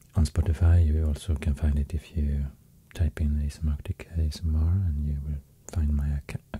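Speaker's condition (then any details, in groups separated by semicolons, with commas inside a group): No condition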